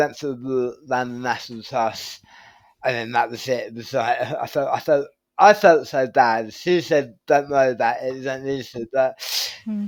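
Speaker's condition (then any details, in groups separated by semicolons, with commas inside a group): Tongue cancer surgery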